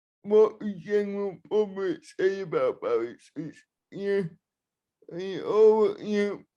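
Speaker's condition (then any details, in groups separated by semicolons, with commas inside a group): Cerebral palsy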